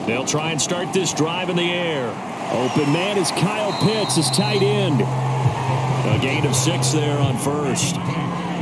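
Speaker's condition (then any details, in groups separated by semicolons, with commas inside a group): No condition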